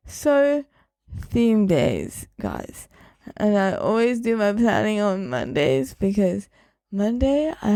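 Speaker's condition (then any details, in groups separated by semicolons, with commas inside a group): Cerebral palsy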